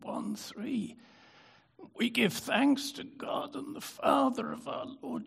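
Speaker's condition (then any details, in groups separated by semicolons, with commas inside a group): Spasmodic dystonia; affected voice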